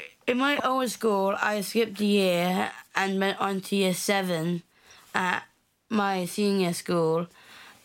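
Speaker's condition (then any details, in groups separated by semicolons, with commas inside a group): Down syndrome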